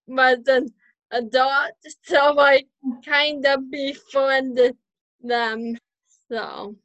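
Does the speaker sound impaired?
Yes: cerebral palsy, spastic quadriplegic, mild.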